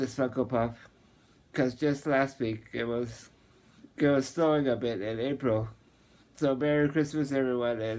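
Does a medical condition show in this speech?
Yes: muscular dystrophy, Duchenne.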